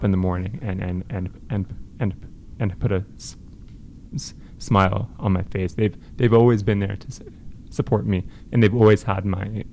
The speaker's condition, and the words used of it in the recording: Stuttering. I would say anytime I'm nervous, I tend to stutter a